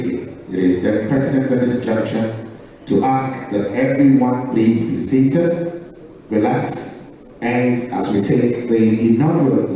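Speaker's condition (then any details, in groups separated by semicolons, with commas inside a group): No condition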